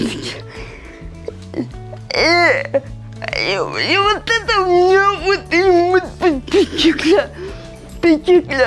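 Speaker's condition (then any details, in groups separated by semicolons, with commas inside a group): Cerebral palsy; childhood form, bedridden nine years in childhood; walks with difficulty, falls sometimes, massage and training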